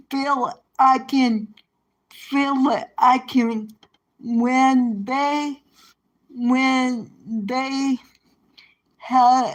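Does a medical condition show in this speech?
Yes: cerebral palsy; present from birth.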